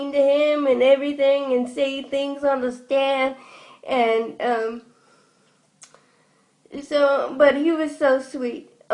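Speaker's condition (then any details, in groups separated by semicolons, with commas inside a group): Cerebral palsy; from birth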